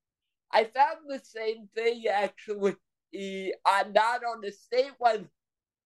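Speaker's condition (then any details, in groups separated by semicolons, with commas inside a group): Cerebral palsy; power wheelchair since age five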